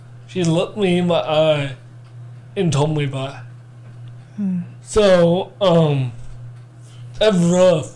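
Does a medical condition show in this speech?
Yes: cerebral palsy; born not breathing.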